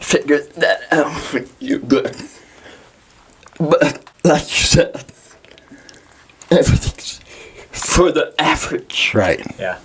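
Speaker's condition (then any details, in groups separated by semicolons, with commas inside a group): Cerebral palsy; communicates by typing and writing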